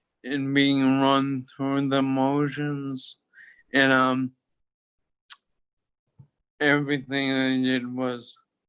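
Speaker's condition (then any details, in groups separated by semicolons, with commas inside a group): Toxic leukoencephalopathy, locked-in syndrome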